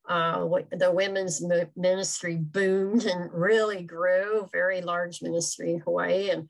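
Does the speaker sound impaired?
Yes: cleft palate; congenital, extremely severe, no nose, no upper lip, no upper palate at birth, hole unclosed initially; breathing problems from birth, unable to be fed as infant.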